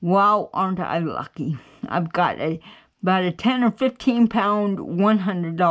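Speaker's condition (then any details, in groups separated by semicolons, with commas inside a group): Cerebral palsy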